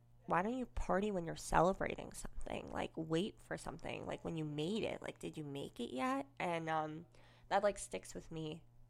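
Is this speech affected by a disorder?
Yes: cleft lip and palate, unilateral.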